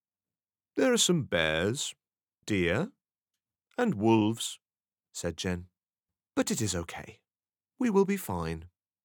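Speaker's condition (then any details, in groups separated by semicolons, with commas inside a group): No condition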